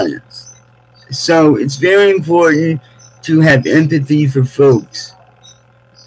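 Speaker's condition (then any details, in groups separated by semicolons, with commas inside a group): Cerebral palsy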